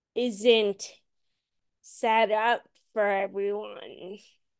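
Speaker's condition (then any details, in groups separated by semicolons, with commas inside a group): Friedreich's ataxia; voice worsened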